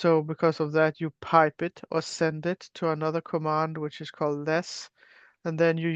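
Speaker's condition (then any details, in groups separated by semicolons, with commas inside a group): No condition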